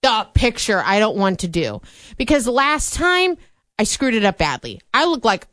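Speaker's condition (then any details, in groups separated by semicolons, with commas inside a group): No condition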